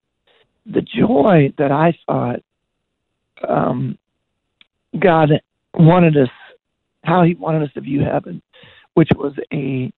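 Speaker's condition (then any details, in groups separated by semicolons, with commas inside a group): Voice disorder; broken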